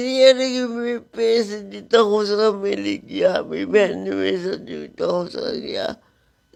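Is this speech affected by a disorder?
Yes: cerebral palsy.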